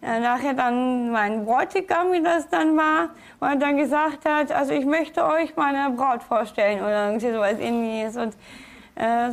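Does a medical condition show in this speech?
Yes: Down syndrome; food refusal in childhood.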